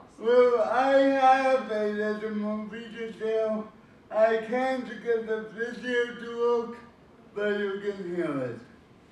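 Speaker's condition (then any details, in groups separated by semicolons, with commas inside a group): Cerebral palsy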